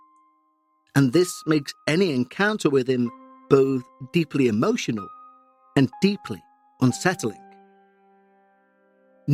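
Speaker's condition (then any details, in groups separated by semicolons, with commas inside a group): No condition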